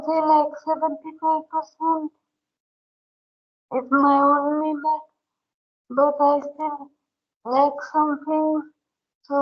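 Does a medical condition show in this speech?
Yes: brain injury.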